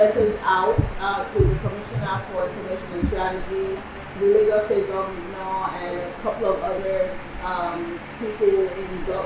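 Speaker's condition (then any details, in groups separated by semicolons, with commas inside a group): No condition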